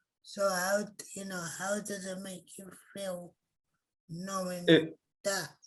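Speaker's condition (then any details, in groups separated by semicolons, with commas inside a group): Cerebral palsy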